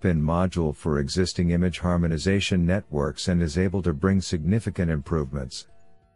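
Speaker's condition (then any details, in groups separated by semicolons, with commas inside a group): No condition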